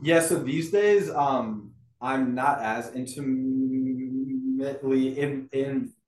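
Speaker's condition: Stuttering; stuttering since childhood; varies by situation, more fluent when confident, healthy and feeling good; repeated words, blocks

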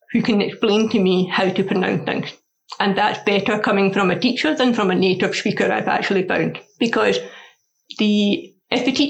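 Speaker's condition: Deafness; struggles hearing loudspeakers, often needs repetition, accent in foreign languages

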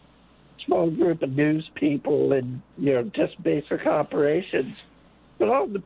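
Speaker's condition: Late-onset Pompe disease; onset age 5-6

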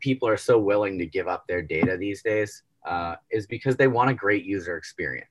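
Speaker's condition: No condition

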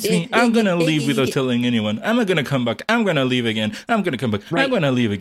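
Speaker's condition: No condition

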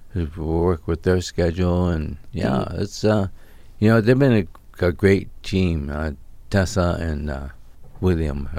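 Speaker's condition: ALS; onset year ago, slurred speech, limb and torso weakness, stroke ruled out, Mayo Clinic neurologist diagnosis; slightly slurred, talking getting harder, fears sounding mumbled, voice disrupts train of thought, expects voice loss

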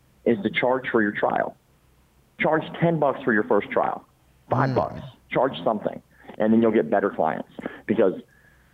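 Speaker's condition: Cleft palate; congenital

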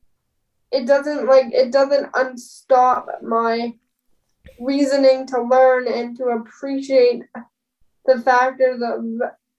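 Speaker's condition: Spastic cerebral palsy; spastic cerebral palsy with rare dystonia, all four limbs, more severe than Mihai's

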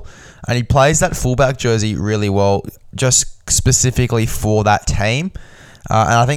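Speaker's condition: No condition

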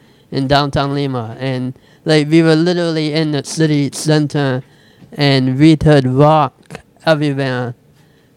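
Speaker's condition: Speech impediment; switched to typing instead

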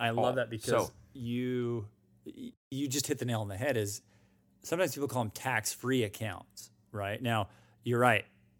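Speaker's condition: No condition

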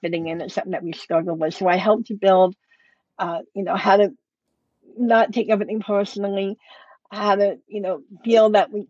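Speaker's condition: Cleft lip and palate; congenital, surgeries from 2 months, lip and palate closure, nose reconstruction, two bone grafts, ear tubes; adult, upper teeth implant bridge, no front upper bone, last surgery second bone graft early thirties; speech affected, workplace discrimination over how speaks

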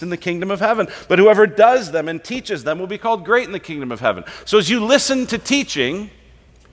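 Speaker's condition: No condition

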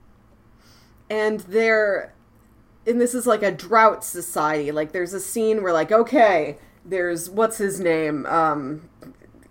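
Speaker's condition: No condition

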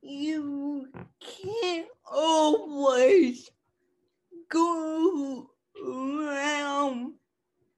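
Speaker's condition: Cerebral palsy; cerebral palsy since childhood

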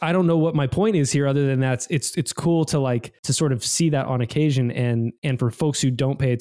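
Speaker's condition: No condition

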